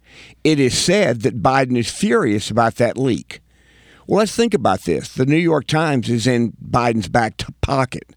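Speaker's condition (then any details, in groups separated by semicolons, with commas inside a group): No condition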